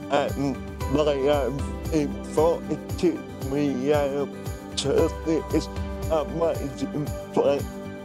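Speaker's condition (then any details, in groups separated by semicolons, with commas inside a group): Mitochondrial disease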